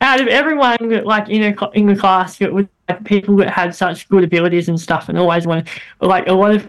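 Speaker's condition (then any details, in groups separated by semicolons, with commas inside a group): Bilateral cleft lip and palate; first operation at 3 months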